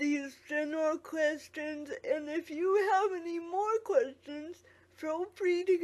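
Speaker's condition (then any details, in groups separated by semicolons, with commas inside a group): Quadriplegic cerebral palsy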